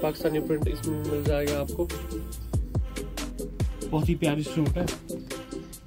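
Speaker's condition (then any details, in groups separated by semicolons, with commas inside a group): No condition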